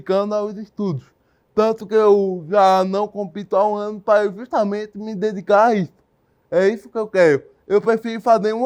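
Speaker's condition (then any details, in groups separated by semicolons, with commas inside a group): Cerebral palsy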